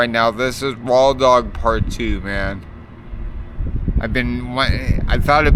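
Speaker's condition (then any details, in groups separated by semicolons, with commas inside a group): Multiple sclerosis; sometimes hard to breathe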